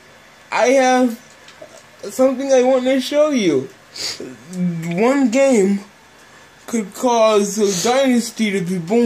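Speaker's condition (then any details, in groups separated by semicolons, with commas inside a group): Cerebral palsy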